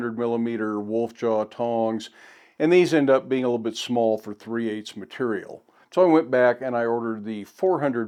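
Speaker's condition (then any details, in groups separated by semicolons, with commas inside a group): No condition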